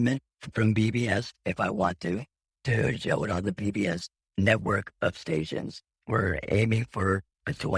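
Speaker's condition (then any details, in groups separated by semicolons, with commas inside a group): Laryngectomy; natural voice lost, speaks with voice prosthesis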